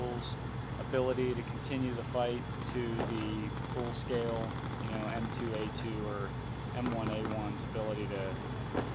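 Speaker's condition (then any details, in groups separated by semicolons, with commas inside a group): No condition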